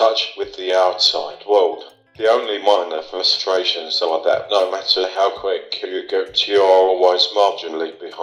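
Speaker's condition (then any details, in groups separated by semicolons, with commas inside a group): Bulbar onset motor neurone disease, speech-generating device; communication device with banked synthetic voice; voice first symptom, voice lost, slurring, vocal cords tire quickly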